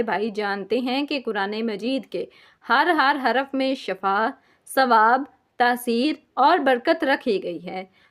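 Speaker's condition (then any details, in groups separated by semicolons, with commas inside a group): No condition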